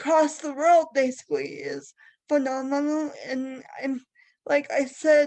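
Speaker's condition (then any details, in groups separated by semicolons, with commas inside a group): Cerebral palsy; trunk control difficulty, ongoing physical therapy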